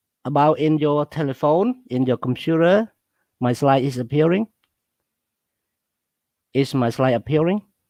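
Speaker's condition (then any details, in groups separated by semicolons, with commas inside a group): No condition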